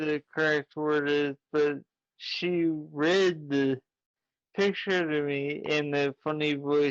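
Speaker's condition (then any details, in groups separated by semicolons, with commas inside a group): Traumatic brain injury; ongoing therapy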